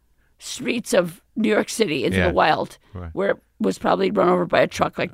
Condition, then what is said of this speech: Vocal cord paralysis. So what you hear now is temporary, but... you'll see.